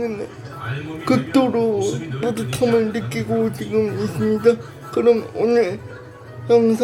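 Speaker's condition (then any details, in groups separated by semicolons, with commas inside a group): Brain lesion disability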